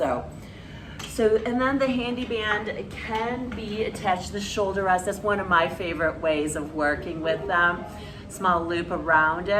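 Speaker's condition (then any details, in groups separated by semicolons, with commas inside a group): No condition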